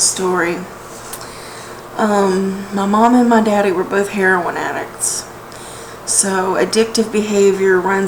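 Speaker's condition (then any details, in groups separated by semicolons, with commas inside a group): No condition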